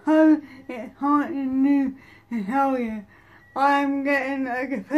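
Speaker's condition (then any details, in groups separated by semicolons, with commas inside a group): Cerebral palsy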